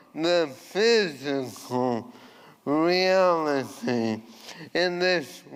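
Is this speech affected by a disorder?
Yes: ALS.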